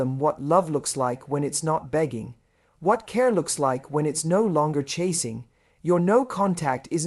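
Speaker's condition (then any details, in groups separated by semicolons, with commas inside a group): No condition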